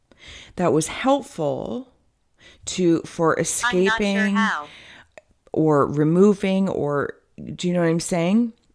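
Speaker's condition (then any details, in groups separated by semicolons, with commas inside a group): No condition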